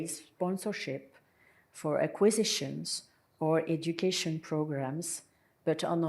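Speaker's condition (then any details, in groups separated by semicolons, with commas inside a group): No condition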